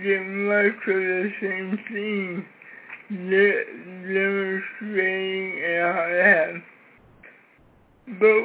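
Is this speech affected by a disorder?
Yes: cerebral palsy, severe.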